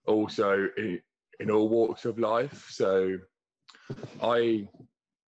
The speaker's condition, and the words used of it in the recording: Stuttering. I mean, I've seen your progress in your speech since you joined, and you've done a lot of leaps and bounds in your speech